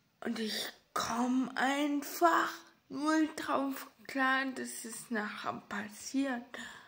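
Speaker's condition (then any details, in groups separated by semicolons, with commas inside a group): Ataxia; ataxia affecting hands and fingers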